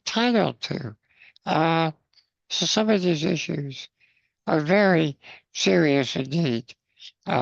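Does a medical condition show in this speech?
Yes: spinal muscular atrophy.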